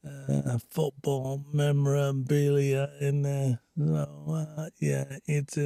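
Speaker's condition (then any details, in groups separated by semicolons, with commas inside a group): Speech apraxia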